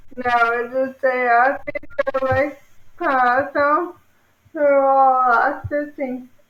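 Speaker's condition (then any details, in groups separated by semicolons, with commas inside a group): ALS; sporadic form, onset in pinky finger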